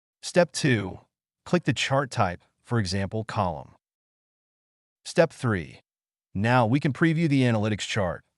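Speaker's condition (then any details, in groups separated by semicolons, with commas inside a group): No condition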